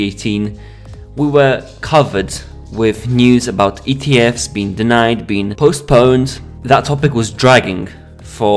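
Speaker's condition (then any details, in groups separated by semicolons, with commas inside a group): No condition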